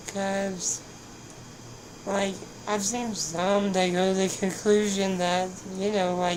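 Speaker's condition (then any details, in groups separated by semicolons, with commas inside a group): Spinal muscular atrophy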